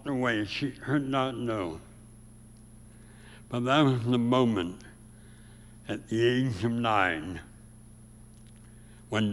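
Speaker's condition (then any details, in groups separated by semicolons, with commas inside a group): Severe speech impediment; first operation in North Dakota hospital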